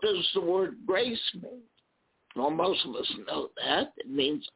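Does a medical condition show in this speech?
Yes: spasmodic dysphonia.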